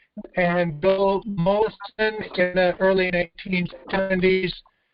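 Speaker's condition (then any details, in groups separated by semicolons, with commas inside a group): No condition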